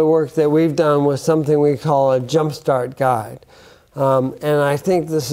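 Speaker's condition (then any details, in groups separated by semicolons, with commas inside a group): Bulbar onset ALS; affects speech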